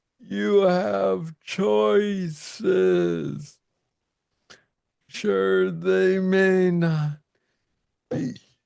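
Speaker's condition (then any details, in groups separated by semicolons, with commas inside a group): Parkinson's disease; young onset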